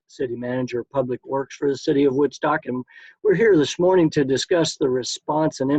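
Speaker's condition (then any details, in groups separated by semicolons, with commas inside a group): No condition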